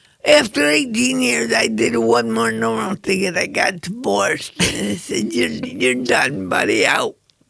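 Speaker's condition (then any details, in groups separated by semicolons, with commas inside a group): Cerebral palsy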